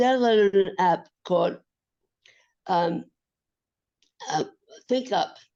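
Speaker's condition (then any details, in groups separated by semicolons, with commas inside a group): Acquired brain injury; ongoing recovery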